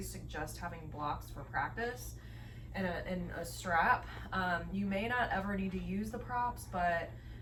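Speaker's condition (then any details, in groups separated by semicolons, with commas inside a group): No condition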